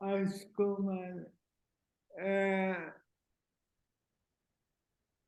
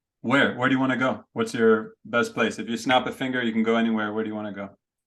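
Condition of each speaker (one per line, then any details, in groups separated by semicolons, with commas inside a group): Cerebral palsy
No condition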